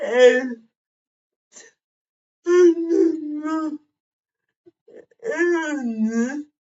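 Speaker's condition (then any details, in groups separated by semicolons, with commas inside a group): Cerebral palsy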